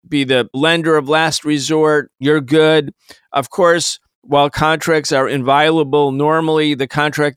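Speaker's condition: No condition

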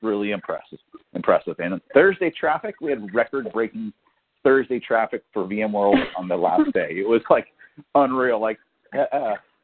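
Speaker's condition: No condition

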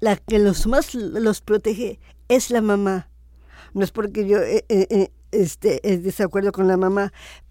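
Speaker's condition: Down syndrome; adult woman

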